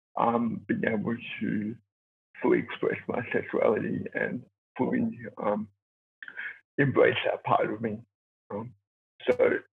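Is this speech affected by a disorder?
Yes: cerebral palsy; born two months premature.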